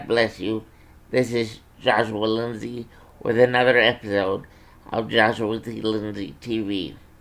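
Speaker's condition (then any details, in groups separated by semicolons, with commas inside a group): Cerebral palsy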